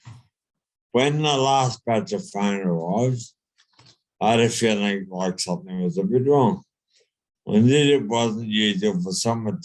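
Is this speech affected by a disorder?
Yes: brain injury.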